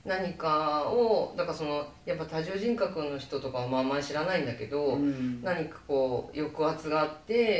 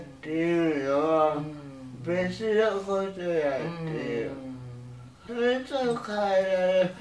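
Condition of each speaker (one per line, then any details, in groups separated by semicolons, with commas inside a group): No condition
Cerebral palsy; severe, uses a wheelchair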